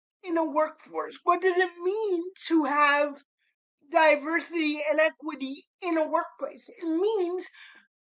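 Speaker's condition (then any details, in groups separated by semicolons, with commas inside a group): Cerebral palsy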